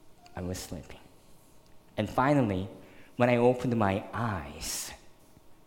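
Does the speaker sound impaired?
Yes: cleft lip and palate; congenital, very severe, born in Korea.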